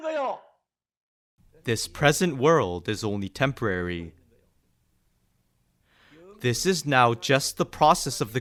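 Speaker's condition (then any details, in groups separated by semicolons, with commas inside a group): No condition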